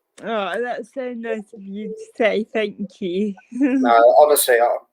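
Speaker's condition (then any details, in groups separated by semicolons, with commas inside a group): Cerebral palsy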